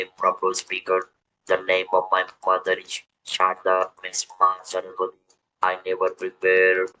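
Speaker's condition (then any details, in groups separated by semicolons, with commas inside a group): Throat cancer, electrolarynx user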